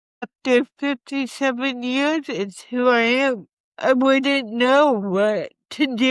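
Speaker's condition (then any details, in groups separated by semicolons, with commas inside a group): Cerebral palsy; from birth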